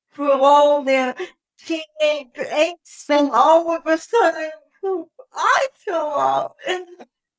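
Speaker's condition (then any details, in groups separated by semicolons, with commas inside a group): Cerebral palsy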